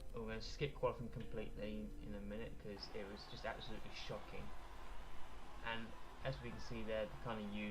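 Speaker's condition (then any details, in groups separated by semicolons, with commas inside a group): No condition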